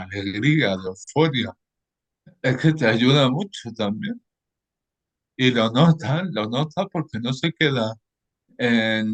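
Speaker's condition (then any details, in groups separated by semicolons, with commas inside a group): Cerebral palsy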